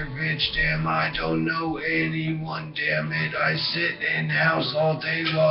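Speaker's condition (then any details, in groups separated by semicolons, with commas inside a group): Brain injury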